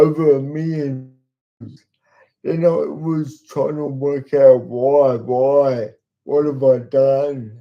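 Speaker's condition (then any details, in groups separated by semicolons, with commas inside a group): Cerebral palsy; talks slowly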